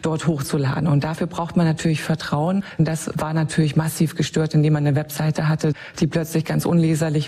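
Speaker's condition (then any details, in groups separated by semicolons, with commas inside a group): No condition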